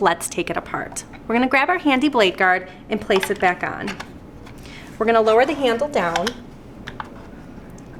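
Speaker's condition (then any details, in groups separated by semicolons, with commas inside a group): No condition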